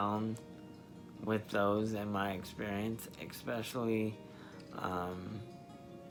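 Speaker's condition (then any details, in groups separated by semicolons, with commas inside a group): Spastic diplegia cerebral palsy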